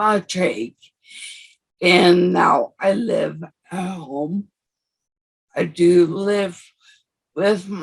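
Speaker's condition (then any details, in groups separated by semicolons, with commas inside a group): Severe anoxic brain injury; severe, wheelchair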